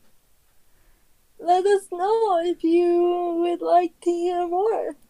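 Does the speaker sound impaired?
Yes: cerebral palsy; affects muscles, motor skills and all limbs, pain, serious complications needing surgery, morphine for two years; uses cannabis, helps with spasticity.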